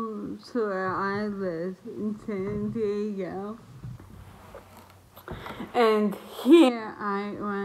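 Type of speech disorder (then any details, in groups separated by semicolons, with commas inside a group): Dysarthria; autoimmune reaction to virus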